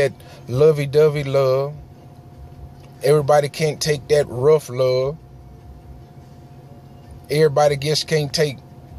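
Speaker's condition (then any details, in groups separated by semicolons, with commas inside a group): No condition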